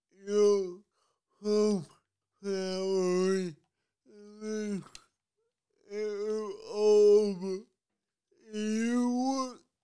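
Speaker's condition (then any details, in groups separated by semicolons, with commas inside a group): Cerebral palsy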